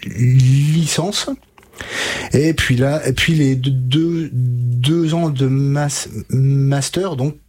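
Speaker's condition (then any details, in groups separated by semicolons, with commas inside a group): Stuttering; onset age 5-6, untreated in childhood, severe until 20, stuttering-specialist therapist Catherine Daubier, Nancy, from 20; age 33, about 28 years since onset, improved after years of therapy, uses fluency techniques; blocks and repetitions now, formerly blocked in every sentence, froze unable to read aloud; repeated sounds, repeated words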